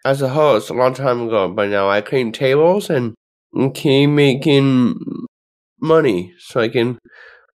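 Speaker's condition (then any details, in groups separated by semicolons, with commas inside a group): Down syndrome; present from birth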